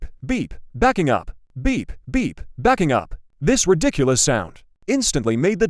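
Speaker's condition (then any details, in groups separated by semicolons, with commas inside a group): No condition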